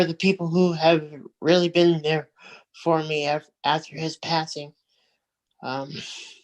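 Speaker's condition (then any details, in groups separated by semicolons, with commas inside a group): Cerebral palsy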